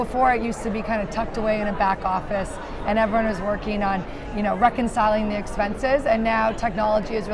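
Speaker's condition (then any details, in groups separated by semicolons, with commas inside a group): No condition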